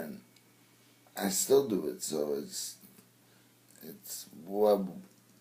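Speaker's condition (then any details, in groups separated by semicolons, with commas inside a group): Brain injury; car accident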